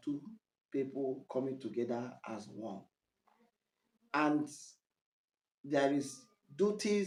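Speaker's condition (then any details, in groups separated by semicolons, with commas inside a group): No condition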